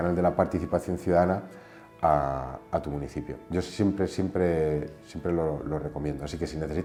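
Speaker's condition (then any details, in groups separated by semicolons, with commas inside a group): No condition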